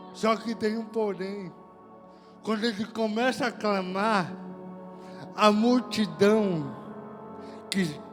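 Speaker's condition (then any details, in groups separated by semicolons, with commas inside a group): Cerebral palsy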